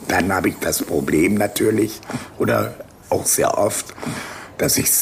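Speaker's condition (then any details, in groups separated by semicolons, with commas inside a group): Laryngectomy after laryngeal cancer; total laryngectomy for laryngeal cancer, shunt valve voice prosthesis in tracheoesophageal fistula; years since surgery, ate again after 8 days, home and speaking as now by day 11; presses tracheostoma shut, air redirected to pharynx, pharyngeal segment vibrates like vocal folds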